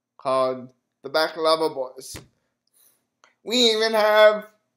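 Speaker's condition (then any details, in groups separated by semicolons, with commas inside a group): Cerebral palsy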